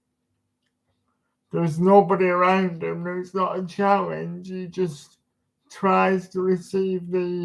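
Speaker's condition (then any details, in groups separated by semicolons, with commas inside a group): Disability affecting speech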